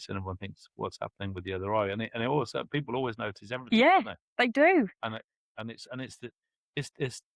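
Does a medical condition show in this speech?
No.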